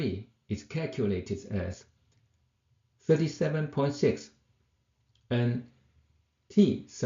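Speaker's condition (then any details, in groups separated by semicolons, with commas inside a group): No condition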